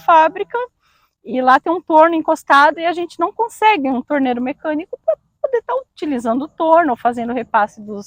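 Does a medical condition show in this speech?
No.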